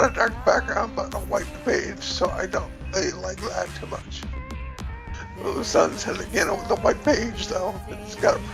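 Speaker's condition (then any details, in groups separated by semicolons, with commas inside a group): Cerebellar ataxia from brain tumour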